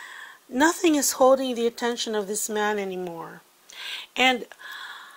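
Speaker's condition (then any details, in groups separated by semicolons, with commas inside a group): No condition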